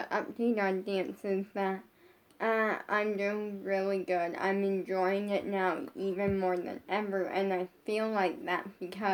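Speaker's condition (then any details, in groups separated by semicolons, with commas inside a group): Brain injury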